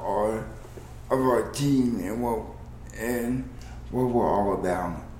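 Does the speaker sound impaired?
Yes: cerebral palsy; daily fight against body spasms and gyrations.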